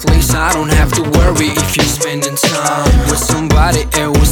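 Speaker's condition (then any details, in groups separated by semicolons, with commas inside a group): No condition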